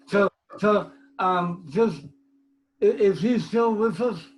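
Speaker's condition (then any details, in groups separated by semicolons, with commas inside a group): Cerebral palsy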